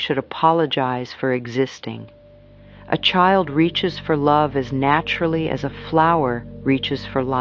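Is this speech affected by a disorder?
No.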